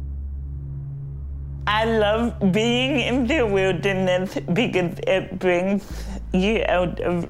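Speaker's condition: Cerebral palsy; diagnosed before age 2, mainly lower limbs, balance, coordination, motor dexterity, speed affected, muscles don't relax; age 45, up and down since early thirties, worsening with age, relies on walker for five years

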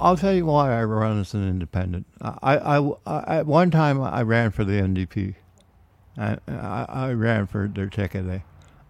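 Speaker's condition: Parkinson's disease; man aged 73

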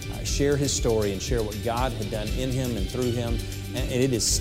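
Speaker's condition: No condition

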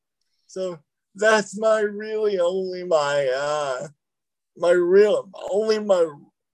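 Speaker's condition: Cerebral palsy

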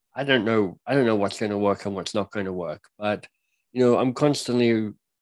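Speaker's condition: Cleft lip and palate; speech impediment

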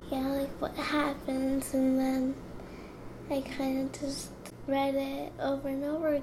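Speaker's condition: Cerebral palsy; finds reading own poetry aloud hard

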